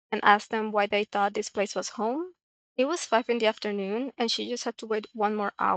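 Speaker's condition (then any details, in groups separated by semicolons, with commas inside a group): No condition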